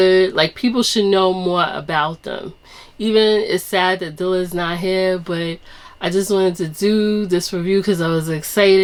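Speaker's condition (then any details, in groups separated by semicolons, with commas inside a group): No condition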